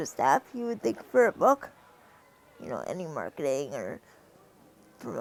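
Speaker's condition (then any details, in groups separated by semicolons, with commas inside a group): Cerebral palsy; spastic quadriplegic form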